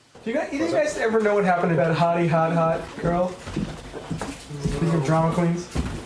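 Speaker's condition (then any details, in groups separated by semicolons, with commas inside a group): No condition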